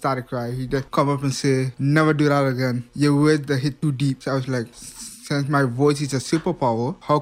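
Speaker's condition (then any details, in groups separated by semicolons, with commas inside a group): Hearing impairment; past speech impediment improved with much practice, listening needs much focus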